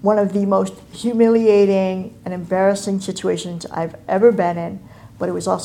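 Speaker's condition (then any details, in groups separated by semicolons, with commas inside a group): Cleft palate and cleft lip; congenital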